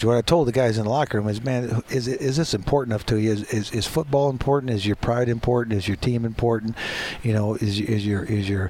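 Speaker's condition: No condition

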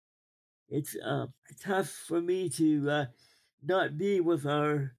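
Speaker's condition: Cerebral palsy; weekday resident at D.T. Watson Hospital ages four and five, learned walking with braces

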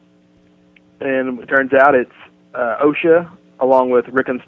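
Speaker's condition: No condition

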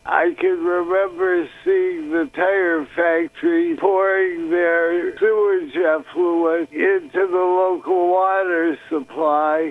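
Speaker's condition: Parkinson's disease; reduced neurotransmitters, possibly genetic and Akron Ohio tire factory water pollution; uses cannabis products with THC and CBD since diagnosis, after Dr. Meshulam's work in Israel; slow or halting, sounds as before to own ear on playback

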